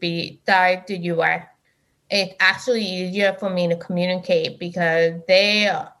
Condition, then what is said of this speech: Deafness. If I'm not wearing my hearing aid and I'm talking, my husband will be like, I'm like, oh.